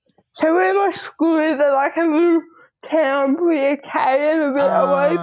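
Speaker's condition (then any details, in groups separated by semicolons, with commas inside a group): Cerebral palsy, spastic diplegia; typing easier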